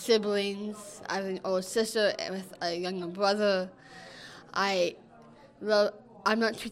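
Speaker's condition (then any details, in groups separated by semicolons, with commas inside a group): Down syndrome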